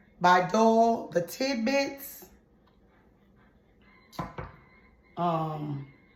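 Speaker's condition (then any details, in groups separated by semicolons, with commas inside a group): No condition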